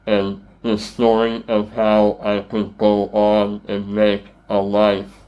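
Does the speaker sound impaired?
Yes: Treacher Collins syndrome; congenital, cleft palate and jaw surgeries, tracheostomy, deaf three years, bone conduction hearing aids, speech therapy; adult, wears hearing aid, tracheostomy scar, does public speaking; voice distorted, some cannot understand, worse on telephone, repeating takes energy, intelligible after years of therapy.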